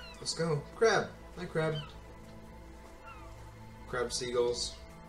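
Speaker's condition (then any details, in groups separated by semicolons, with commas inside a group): No condition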